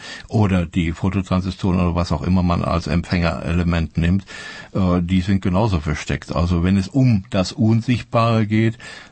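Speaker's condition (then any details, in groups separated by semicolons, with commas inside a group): No condition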